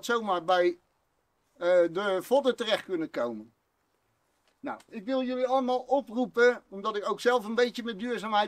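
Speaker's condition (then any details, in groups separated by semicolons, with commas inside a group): No condition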